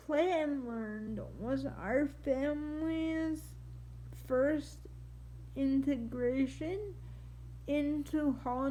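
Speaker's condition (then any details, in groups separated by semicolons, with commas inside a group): Triplegic cerebral palsy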